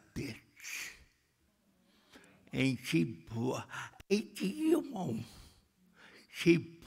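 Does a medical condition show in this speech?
Yes: cerebral palsy; walks with a limp; speech still affected.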